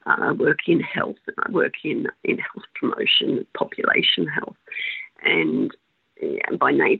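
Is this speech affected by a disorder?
Yes: spasmodic dysphonia; onset about 16 years ago, saw ear nose and throat specialist, diagnosed after over 12 months; about 16 years since onset, persistent with treatment, uses strategies to short-circuit spasms; words disappear like bad phone reception, bits of words lost, holds voice box, cough or hiccup resets.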